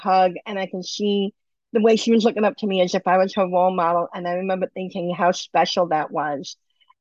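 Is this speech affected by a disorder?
Yes: bilateral cleft lip and palate; congenital, about 20 surgeries from 3 months to mid-20s, two upper jaw bone grafts, skin grafts, plastic surgery; surgeries needed to function normally with eating, speaking, drinking.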